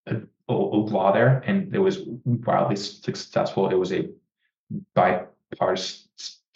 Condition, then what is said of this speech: Stuttering. Like when I'm sort of speaking a reflexive oopli, I don't stutter.